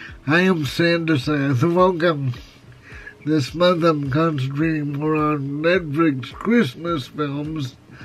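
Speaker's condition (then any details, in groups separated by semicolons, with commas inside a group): Cerebral palsy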